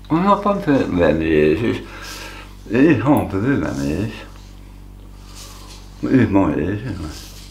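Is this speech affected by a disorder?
Yes: tongue cancer.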